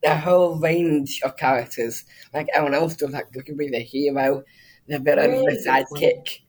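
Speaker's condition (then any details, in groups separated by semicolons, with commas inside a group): Down syndrome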